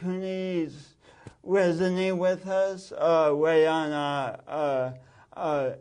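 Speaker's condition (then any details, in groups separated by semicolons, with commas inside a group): Speech impediment from birth oxygen loss; oxygen loss at birth from kinked umbilical cord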